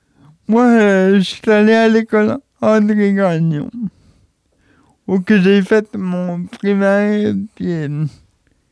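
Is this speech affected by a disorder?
Yes: cerebral palsy; since birth, unable to walk, personal helper comes, respite house since age 8 or 9; age 31.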